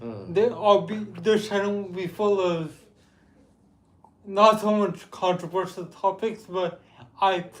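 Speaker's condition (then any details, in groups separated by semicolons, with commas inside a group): Cerebral palsy; with developmental delay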